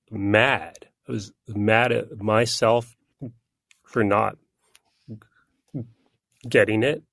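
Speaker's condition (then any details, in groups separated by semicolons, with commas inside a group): Stuttering; onset as a kid; adult, still stutters; no stuttering when singing, singing uses different neural pathway; blocks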